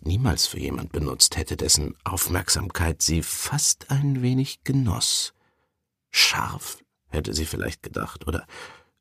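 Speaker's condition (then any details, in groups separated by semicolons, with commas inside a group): No condition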